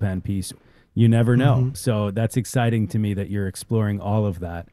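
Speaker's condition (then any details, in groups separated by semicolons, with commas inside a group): No condition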